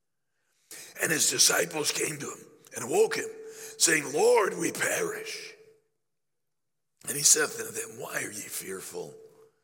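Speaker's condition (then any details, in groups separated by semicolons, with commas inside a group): Laryngeal cancer after radiation; still affected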